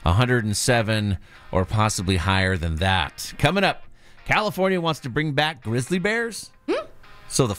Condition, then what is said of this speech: No condition.